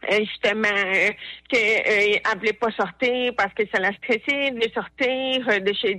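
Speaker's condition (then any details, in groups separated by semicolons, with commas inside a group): Hard of hearing; disability not very noticeable to others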